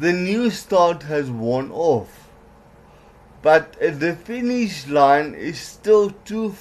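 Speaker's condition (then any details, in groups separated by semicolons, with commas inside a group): Cerebral palsy; legs affected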